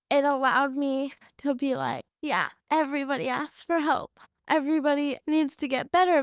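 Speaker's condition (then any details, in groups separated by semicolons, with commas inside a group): Cerebral palsy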